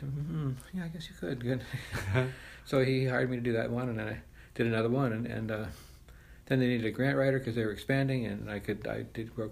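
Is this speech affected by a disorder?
Yes: Parkinson's disease.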